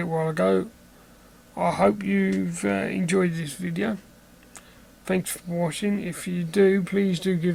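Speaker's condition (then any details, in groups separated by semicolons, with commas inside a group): Cerebral palsy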